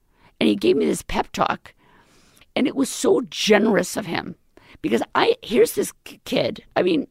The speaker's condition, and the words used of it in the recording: Vocal cord paralysis. So what you hear now is temporary, but... you'll see.